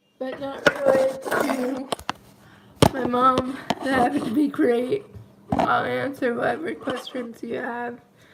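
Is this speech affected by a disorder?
Yes: cerebral palsy, mild.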